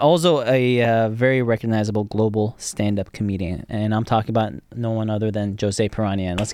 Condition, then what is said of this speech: None; typical speech.